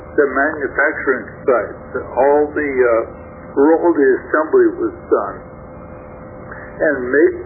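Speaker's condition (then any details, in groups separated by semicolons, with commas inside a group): Stroke affecting throat muscles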